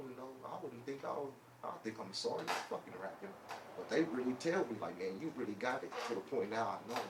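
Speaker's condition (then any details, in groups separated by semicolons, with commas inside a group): No condition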